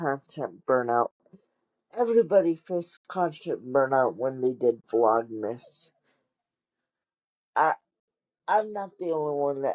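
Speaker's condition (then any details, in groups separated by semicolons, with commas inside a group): Cerebral palsy; wheelchair user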